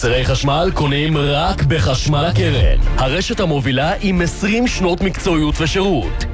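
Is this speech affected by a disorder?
No.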